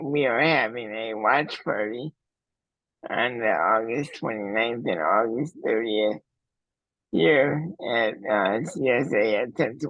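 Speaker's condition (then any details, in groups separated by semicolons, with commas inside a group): Cerebral palsy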